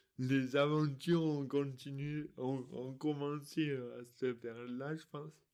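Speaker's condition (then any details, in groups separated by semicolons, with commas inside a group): Dystonia; articulation difficulties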